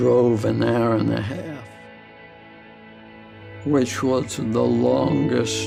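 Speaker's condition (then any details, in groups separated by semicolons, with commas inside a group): ALS; degenerative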